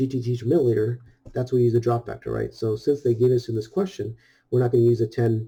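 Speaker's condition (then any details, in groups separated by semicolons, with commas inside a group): No condition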